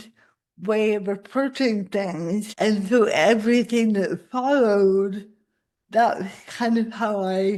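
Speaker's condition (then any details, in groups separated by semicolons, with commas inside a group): Cerebral palsy; spasticity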